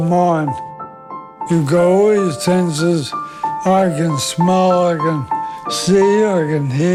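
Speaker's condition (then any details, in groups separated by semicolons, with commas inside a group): Motor neurone disease; voice fatigue, early sign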